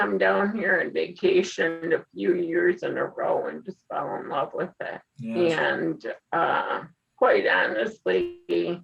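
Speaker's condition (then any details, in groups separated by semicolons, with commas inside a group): Spinal muscular atrophy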